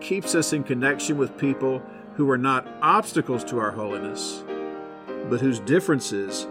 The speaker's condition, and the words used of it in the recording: None; typical speech.